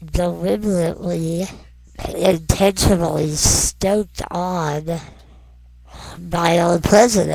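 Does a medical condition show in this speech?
Yes: non-progressive muscular dystrophy.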